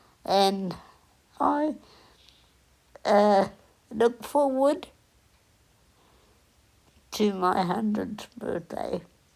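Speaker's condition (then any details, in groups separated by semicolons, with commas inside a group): Cerebral palsy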